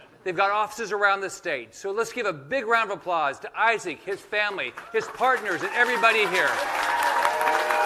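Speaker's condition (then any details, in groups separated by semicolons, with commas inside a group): No condition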